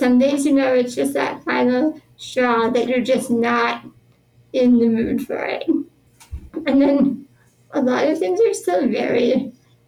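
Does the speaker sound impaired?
Yes: spinal muscular atrophy; genetic progressive neuromuscular disease, born with it, all muscles weaker, never walked, power wheelchair since about age 2; 33 years old, uses power wheelchair.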